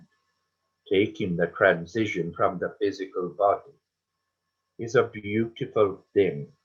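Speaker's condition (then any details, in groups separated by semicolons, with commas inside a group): No condition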